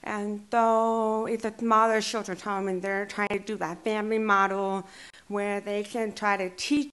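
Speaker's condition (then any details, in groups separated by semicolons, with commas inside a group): Deaf and hard of hearing; since childhood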